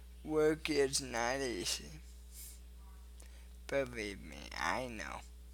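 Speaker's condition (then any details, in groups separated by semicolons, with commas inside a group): Cerebral palsy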